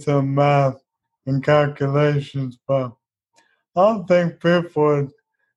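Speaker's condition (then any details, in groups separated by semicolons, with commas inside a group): ALS; Hoyer lift recently obtained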